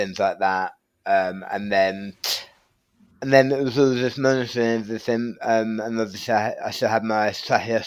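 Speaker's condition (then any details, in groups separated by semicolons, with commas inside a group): Tongue cancer surgery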